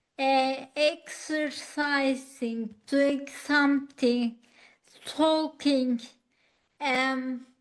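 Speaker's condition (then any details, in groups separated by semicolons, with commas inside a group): Acquired ataxia; lost speech at onset, speech therapy, still slow but understandable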